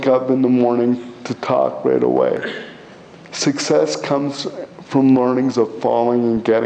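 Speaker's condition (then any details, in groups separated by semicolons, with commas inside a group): Cerebral palsy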